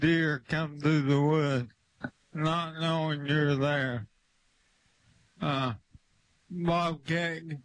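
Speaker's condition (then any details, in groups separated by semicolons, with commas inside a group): ALS; limb onset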